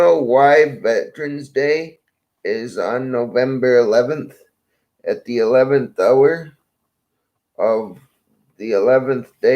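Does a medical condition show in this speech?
Yes: cerebral palsy.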